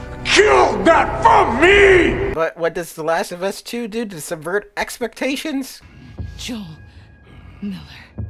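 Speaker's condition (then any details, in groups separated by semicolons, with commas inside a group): No condition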